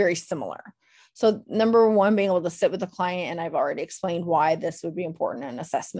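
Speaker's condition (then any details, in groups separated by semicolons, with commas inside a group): No condition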